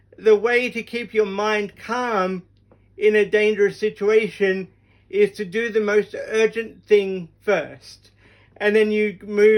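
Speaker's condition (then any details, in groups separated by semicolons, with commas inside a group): Cerebral palsy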